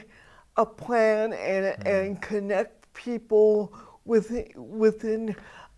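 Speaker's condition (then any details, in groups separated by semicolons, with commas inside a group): Cerebral palsy; atypical speech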